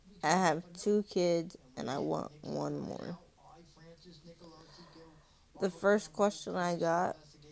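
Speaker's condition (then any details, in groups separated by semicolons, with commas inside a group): Cerebral palsy; from birth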